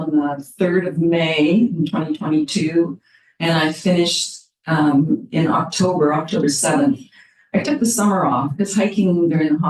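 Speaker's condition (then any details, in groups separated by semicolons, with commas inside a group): No condition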